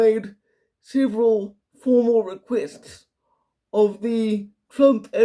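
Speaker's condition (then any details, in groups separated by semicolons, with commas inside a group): Quadriplegic cerebral palsy, severe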